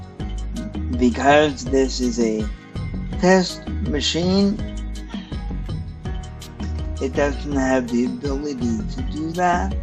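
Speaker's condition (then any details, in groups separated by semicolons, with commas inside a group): Cerebral palsy; stiff muscles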